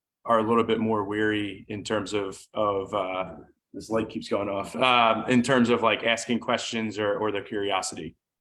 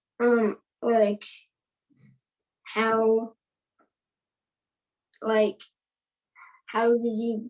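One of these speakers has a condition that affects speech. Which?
The second: cerebral palsy; wears braces.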